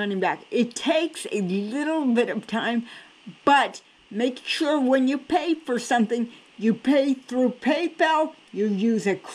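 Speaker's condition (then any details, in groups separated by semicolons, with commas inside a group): Cerebral palsy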